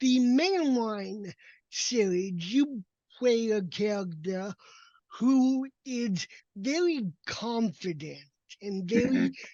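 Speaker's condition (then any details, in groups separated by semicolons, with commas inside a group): Cerebral palsy; audible in voice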